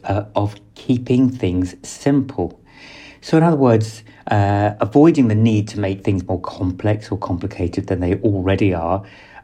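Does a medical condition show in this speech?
No.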